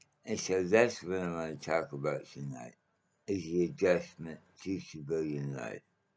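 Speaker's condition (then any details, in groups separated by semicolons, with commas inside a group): Mouth cancer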